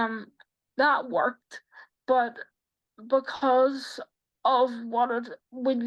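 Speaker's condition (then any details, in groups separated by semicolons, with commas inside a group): Quadriplegic cerebral palsy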